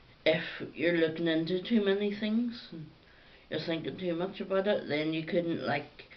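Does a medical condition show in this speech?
Yes: ataxic cerebral palsy.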